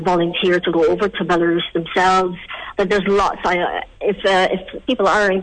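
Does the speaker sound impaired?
Yes: cleft palate; congenital, with leg problems, could not eat properly before age 6, over 30 surgeries in Ireland.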